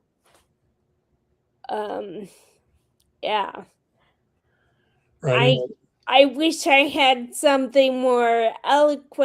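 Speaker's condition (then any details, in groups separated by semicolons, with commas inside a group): Friedreich's ataxia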